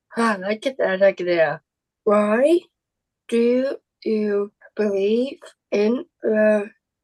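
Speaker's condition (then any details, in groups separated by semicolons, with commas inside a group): Down syndrome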